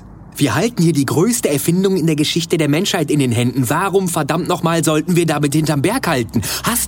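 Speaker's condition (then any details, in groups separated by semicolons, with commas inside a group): No condition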